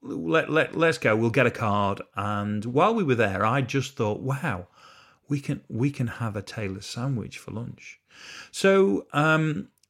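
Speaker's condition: No condition

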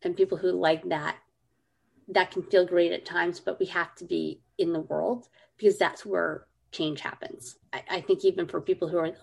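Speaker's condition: Cleft lip and palate; congenital, 25 surgeries for cleft lip and palate, first at four months old, most in childhood, childhood feeding issues; some speech issues growing up

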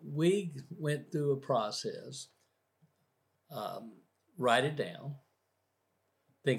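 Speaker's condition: Aphasia after stroke; woke unable to talk, nearly died and resuscitated, self-described primary progressive aphasia; about 4.5 years since stroke, speech lessons, relearned to talk, taught self frontwards and backwards; initially no talking, reading or writing, one word only, understood everything, now thinks of every word

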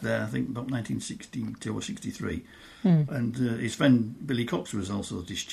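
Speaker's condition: No condition

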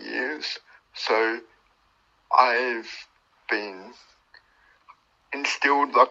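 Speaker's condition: Cerebral palsy; born two months premature

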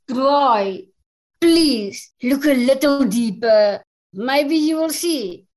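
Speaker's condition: Down syndrome; English is second language

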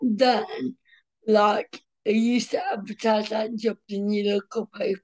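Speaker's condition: Cerebral palsy, mild

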